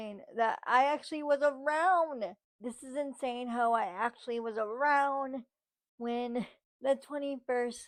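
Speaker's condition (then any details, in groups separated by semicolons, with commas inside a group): Cerebral palsy, spastic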